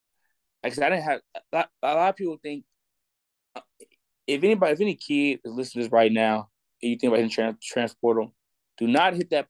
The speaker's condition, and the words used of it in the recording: Stuttering. Like I, I, I have stuttering problems. Might not be as bad as I used to be, but I have stuttering problems.